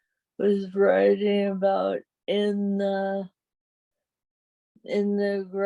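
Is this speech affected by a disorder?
Yes: Parkinson's; voice weaker than before.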